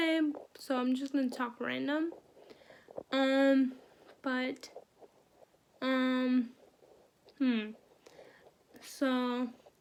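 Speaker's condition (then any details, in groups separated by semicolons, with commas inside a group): Cerebral palsy; wheelchair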